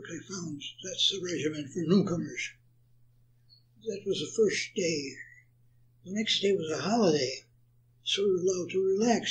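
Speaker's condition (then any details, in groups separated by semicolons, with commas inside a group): Parkinson's; attributed to Agent Orange exposure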